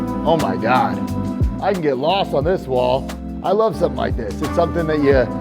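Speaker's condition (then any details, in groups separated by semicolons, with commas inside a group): No condition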